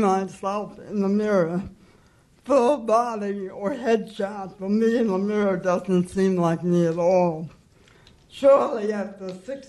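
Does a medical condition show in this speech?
Yes: cerebral palsy.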